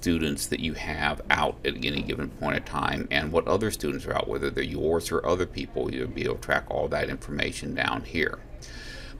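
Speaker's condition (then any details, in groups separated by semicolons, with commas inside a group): No condition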